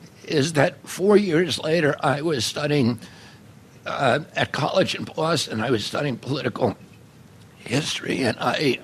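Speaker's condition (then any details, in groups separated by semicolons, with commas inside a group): Spasmodic dysphonia; voice rough and shaky, mistaken for crying, tight cords blocked air, formerly failed completely, worse before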